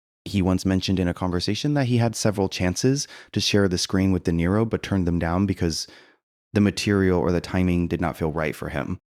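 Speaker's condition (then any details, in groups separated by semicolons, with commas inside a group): No condition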